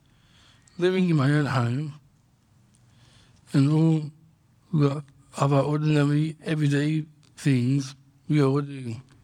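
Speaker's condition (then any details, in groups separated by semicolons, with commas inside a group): Down syndrome; congenital, diagnosed at birth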